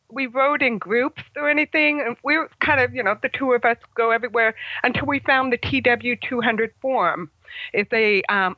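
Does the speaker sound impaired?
Yes: congenital hearing loss; congenital deafness, mother had German measles in pregnancy, about 75% hearing loss; cannot hear motorcycle engine or tires, relies on other cues to shift gear.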